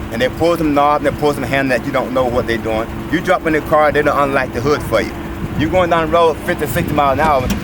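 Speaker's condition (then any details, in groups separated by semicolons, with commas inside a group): No condition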